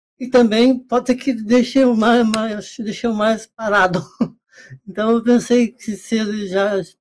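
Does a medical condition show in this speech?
Yes: Parkinson's disease; Parkinson's disease for 22 years, causes low back pain and other pains, yoga helps.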